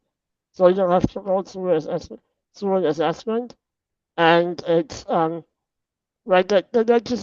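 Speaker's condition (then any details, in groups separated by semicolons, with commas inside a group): Spinal muscular atrophy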